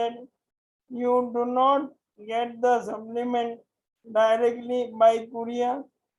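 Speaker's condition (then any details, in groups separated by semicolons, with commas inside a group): Motor neuron disease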